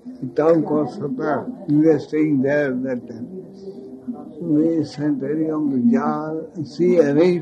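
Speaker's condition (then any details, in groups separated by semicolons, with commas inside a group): Speech loss after head injury; speech lost after head injury, very difficult to utter words, heavy speech, listeners say understandable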